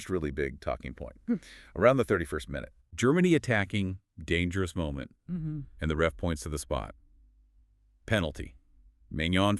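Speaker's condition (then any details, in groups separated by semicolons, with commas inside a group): No condition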